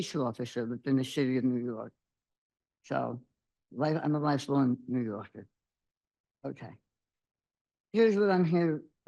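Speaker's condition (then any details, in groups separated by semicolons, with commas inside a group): Throat cancer survivor; survivor for 21 years; speech may be hard to understand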